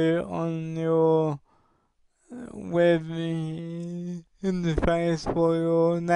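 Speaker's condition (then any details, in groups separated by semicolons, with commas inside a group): Cerebral palsy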